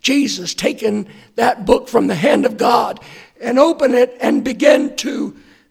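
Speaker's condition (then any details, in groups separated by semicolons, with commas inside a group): Hoarseness after vocal cord surgery; second opinion sought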